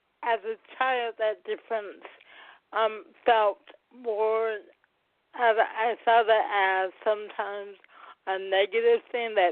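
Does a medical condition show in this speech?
Yes: cerebral palsy.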